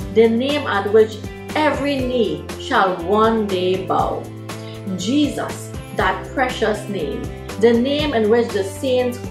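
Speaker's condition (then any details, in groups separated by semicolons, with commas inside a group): No condition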